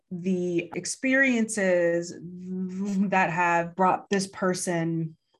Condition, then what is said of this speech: Stuttering. I have days when I'm, you know, very fluent, and then days when I'm not.